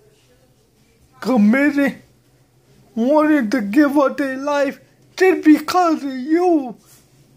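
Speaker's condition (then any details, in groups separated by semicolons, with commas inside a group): Cerebral palsy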